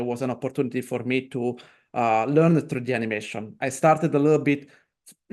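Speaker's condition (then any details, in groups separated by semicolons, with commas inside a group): No condition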